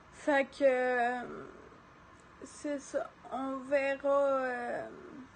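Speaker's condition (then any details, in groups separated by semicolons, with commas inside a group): Ataxia; degenerative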